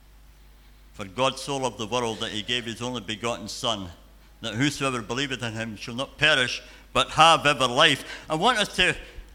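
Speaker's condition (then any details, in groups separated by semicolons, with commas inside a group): Cleft palate and cleft lip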